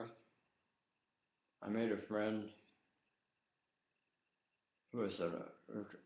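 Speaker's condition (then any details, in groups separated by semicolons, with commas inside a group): Tongue cancer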